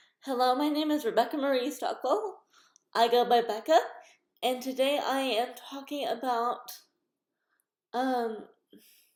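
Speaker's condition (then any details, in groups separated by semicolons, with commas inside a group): Cerebral palsy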